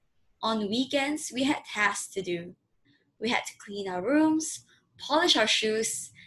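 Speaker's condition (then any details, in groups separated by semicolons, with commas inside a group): No condition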